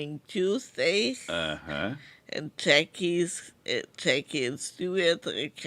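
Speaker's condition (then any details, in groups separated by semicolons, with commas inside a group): Multiple sclerosis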